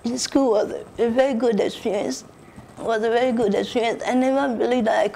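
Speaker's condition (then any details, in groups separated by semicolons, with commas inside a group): Cerebral palsy; uses wheelchair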